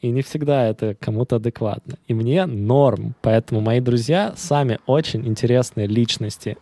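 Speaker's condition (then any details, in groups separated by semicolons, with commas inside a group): No condition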